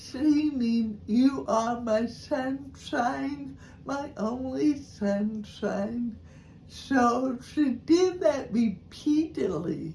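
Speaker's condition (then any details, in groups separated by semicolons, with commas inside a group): Cerebral palsy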